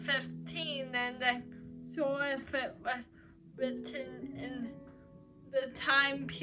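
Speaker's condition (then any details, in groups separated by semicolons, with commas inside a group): Cerebral palsy; uses crutches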